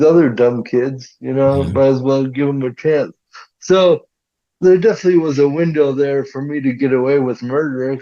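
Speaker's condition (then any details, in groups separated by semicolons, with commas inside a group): Cerebral palsy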